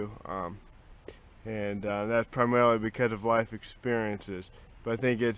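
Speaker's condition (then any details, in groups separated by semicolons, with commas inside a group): Cerebral palsy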